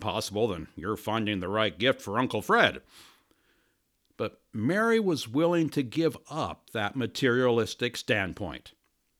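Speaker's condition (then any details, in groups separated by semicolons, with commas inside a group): No condition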